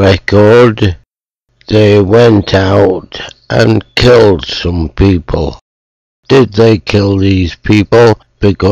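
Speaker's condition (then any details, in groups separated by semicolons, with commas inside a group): Motor neuron disease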